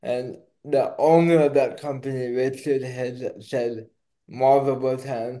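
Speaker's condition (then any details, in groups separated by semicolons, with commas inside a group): Cerebral palsy; not slurred, per host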